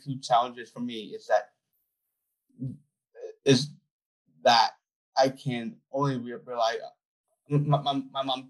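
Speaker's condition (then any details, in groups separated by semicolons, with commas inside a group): Down syndrome; adult man, about 25; called very articulate by host, gave TEDx talk, runs public speaking business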